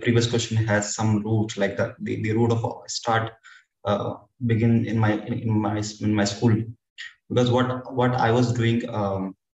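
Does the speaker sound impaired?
Yes: stammering; stammering since school years, self-diagnosed dyspraxia, undiagnosed learning disability, Delhi psychologist declined formal diagnosis; attended Indian Stammering Association conference young, felt free to speak unapologetically there; here repeated sounds, repeated words, prolonged sounds.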